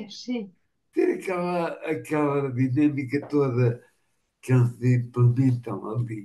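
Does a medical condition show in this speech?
Yes: machado-Joseph disease (sca3).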